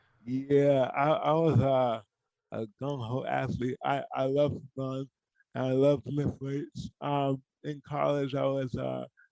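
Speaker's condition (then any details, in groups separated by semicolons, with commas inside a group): Cerebral palsy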